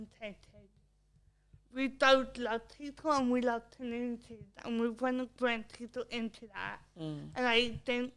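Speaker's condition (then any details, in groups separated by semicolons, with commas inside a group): Cerebral palsy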